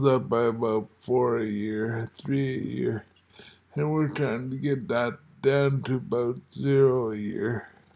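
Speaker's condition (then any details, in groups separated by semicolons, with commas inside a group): Multiple sclerosis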